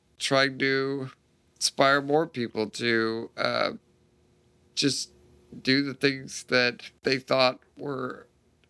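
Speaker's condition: Duchenne muscular dystrophy; no family history

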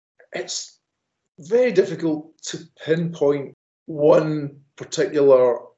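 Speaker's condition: Stammer; restrictive through life until Maguire speech recovery program about 21 years ago; since Maguire program able to give public, after-dinner, wedding and funeral speeches; says currently pretty sloppy, not best example of Maguire program; blocks

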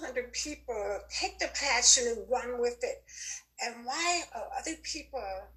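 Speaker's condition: Deafness; born with normal hearing

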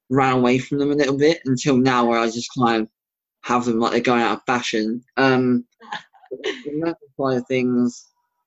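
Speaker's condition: Bilateral cleft lip and palate; congenital, severe

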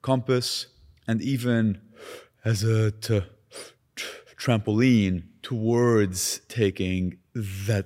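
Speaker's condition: Stutter; lifelong severe stutter, resulting severe social anxiety, public speaking and meditation against fear since 5 years; still stutters, states stutter openly to listeners; severe speech impediment lifelong, avoided speaking growing up in Lebanon, chose silence against negative reactions; repeated sounds, prolonged sounds, blocks

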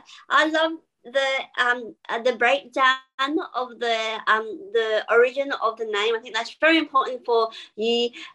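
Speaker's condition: Bilateral cleft lip and palate

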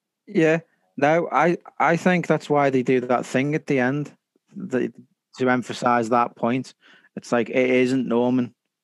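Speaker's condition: Stuttering; repeated words, prolonged sounds

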